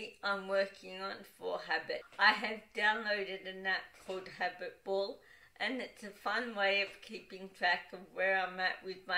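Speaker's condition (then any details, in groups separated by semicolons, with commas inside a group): Cerebral palsy, dystonic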